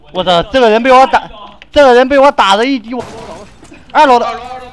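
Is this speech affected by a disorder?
No.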